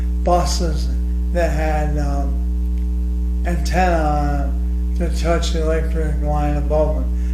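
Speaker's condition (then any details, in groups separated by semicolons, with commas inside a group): ALS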